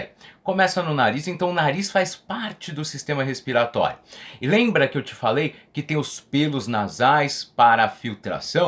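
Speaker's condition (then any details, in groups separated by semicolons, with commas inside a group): No condition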